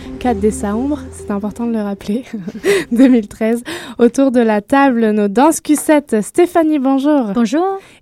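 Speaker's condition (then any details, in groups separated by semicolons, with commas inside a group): No condition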